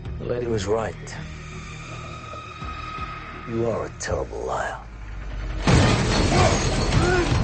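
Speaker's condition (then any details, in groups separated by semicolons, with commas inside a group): No condition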